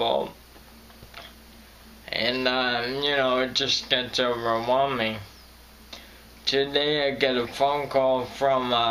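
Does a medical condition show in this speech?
Yes: Friedreich's ataxia.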